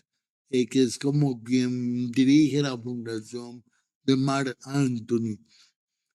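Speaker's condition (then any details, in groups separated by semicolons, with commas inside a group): Cerebral palsy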